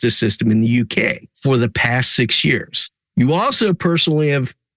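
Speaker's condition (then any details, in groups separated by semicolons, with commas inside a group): No condition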